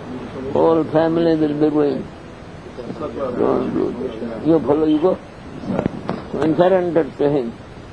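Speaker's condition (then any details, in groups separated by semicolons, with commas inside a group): Deafness; cannot hear audience questions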